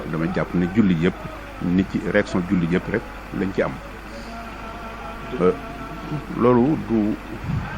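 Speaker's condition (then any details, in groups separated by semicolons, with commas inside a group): No condition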